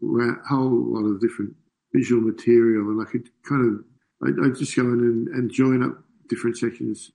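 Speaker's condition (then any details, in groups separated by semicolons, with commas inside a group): Parkinson's disease; loss of dopamine-producing substantia nigra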